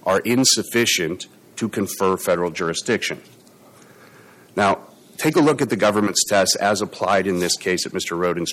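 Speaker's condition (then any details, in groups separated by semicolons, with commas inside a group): No condition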